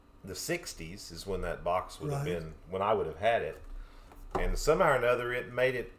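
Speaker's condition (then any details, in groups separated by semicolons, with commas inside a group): No condition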